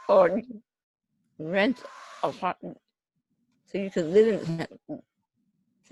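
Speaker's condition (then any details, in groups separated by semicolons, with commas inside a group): Neuromuscular disease; uses a ventilator; speaking sometimes very difficult, needs extra time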